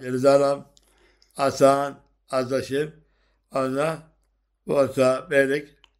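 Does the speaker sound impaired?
Yes: Down syndrome; answers relayed by interpreter; hard to understand for strangers, host understands part, acquaintances more, family fully.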